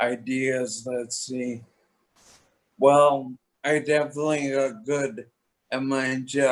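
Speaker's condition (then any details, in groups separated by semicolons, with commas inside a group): Toxic leukoencephalopathy, locked-in syndrome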